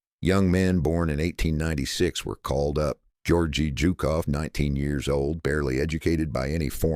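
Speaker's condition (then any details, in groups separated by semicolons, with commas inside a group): No condition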